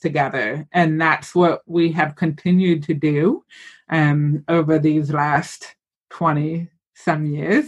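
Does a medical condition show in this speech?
Yes: hearing loss with cochlear implant; lifelong hearing loss, cochlear implant left ear, hearing aid right ear.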